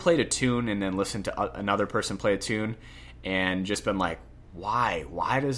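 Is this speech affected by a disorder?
No.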